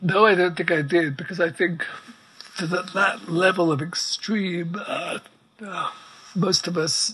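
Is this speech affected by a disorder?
Yes: ALS; voice very weak, needs amplifier, breathing apparatus audible in background.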